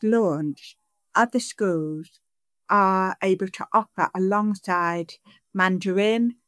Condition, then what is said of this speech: Deafness. They might use sign-supported English, which is what I'm using now.